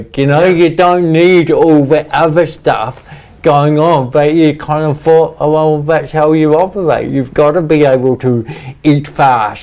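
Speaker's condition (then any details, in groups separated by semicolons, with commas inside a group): Cerebral palsy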